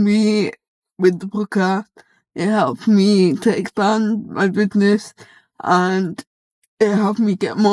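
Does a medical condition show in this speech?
Yes: cerebral palsy.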